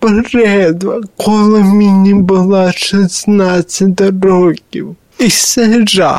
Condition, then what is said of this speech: Cerebral palsy. От коли я розговорюю в мікрофон, я лякаюсь, а хто це говорить.